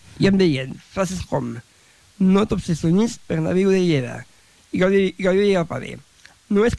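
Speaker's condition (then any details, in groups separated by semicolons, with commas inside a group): Down syndrome; very talkative, expresses self in own way and own words, dislikes being corrected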